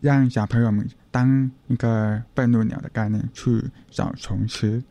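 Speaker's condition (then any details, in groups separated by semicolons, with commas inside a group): Hearing impairment; uses hearing aids; wears hearing aids; host hints hearing loss may be audible to listeners, says can speak well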